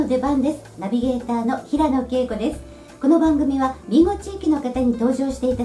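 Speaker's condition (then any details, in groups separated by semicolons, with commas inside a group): No condition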